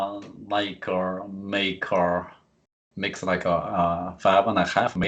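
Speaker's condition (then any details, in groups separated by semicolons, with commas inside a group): No condition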